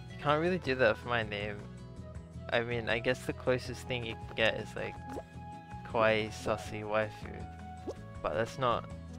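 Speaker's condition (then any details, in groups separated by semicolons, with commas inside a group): No condition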